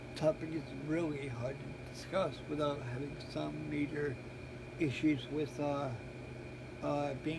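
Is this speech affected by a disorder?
Yes: cerebral palsy; present since birth.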